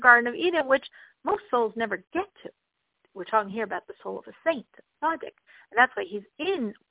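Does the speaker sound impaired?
No.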